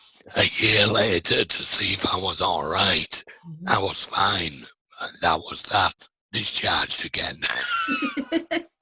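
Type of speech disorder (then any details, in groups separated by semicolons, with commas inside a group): Speech with a voice prosthesis; laryngectomy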